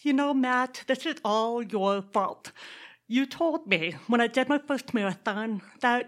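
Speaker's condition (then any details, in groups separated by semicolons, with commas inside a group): Deafness; born in Texas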